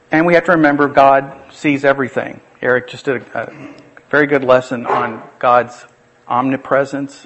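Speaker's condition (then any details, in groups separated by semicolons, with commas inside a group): No condition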